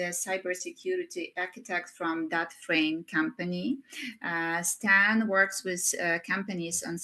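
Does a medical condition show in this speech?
No.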